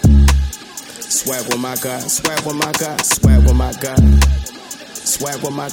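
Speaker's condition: No condition

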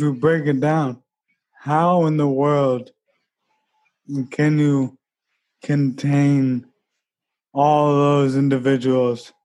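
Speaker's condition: ALS; unable to run

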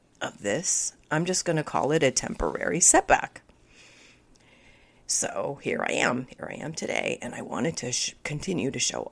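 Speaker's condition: Spasmodic dysphonia; voice audibly affected

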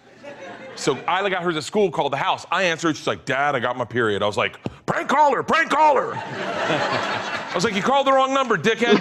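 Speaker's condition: No condition

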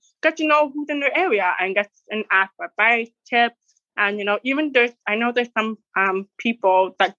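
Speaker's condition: Deaf; wears hearing aid

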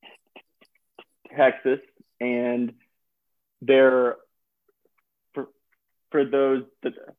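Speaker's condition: Stuttering; stuttering since around age five, group therapy at school, private therapist in Birmingham, therapy five to 18; still stutters; repeated words, prolonged sounds

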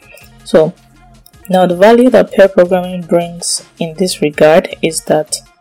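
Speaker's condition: No condition

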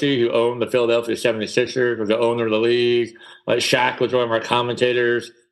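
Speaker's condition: Cleft palate; congenital cleft palate

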